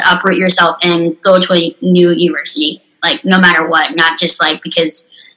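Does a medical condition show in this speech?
Yes: unilateral cleft lip and palate, severe.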